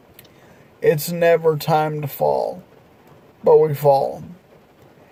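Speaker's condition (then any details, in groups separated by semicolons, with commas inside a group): Multiple sclerosis; now progressive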